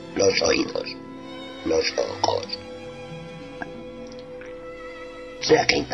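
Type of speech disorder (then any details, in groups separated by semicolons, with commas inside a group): Oesophageal speech; laryngectomy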